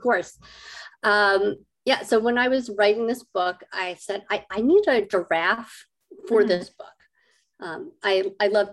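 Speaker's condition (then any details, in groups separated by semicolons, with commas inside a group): Cleft lip and palate; adult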